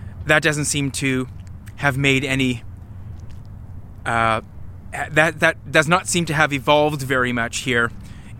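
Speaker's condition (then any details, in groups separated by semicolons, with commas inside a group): No condition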